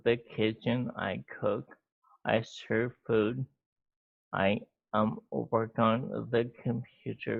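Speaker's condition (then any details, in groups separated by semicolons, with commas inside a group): MND; slower speech, speech impediment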